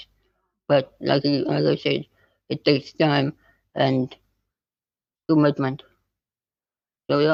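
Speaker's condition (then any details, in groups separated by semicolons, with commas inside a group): Spinal muscular atrophy type 2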